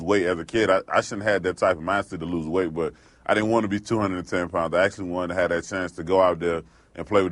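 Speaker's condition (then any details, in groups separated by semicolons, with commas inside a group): No condition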